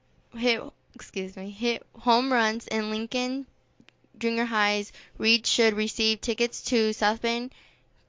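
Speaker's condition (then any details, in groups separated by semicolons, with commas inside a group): No condition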